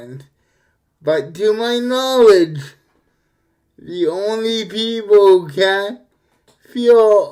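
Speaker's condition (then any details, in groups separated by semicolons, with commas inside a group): Cerebral palsy; present from birth, uses wheelchair; muscles weaker from disuse, not progression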